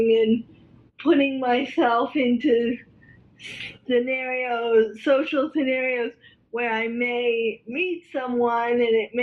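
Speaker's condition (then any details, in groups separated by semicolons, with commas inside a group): Cerebral palsy, spastic quadriplegia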